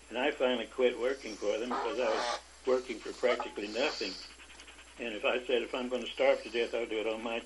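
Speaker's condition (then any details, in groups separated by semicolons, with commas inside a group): Parkinson's disease; about 25 years since onset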